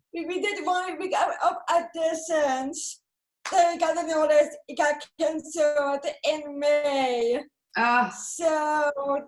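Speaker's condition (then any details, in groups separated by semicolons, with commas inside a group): Cerebral palsy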